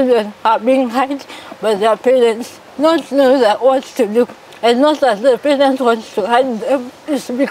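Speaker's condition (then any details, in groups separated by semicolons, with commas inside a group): Cerebral palsy; from birth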